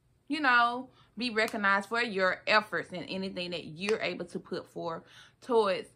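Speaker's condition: No condition

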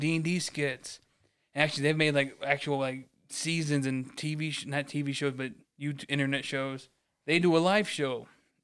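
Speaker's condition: No condition

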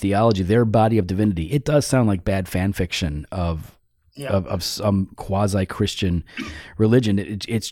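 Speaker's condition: No condition

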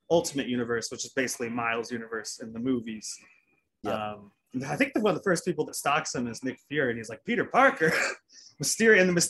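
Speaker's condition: No condition

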